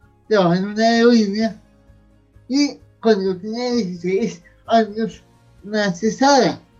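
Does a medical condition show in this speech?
Yes: cerebral palsy; near death as newborn.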